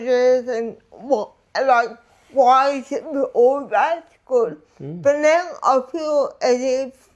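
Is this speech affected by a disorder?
Yes: disability affecting speech.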